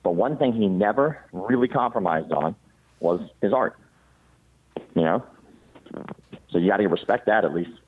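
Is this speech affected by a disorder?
Yes: cleft palate; congenital.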